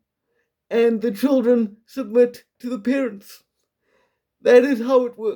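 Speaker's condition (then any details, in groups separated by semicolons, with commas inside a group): Quadriplegic cerebral palsy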